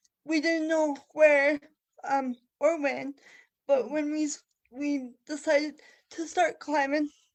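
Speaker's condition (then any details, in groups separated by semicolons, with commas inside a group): Cerebral palsy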